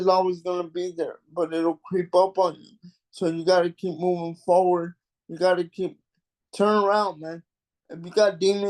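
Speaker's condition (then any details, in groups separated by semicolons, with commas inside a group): Cerebral palsy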